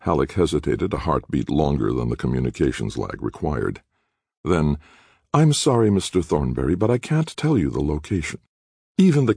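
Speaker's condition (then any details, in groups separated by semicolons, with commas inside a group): No condition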